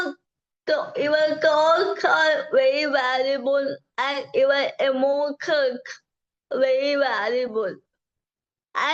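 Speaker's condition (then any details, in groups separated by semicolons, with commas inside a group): Cerebral palsy; from birth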